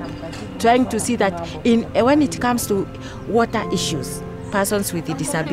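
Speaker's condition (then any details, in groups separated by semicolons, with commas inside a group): No condition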